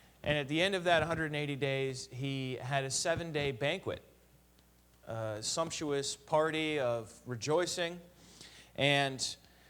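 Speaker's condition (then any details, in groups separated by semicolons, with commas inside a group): No condition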